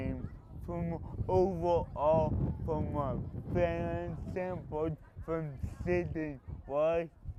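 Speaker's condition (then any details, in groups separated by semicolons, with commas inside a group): Cerebral palsy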